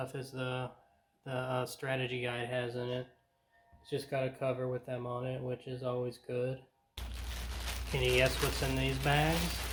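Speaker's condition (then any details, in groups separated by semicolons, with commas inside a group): No condition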